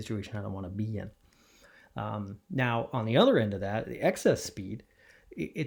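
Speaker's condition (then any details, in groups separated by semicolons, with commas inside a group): No condition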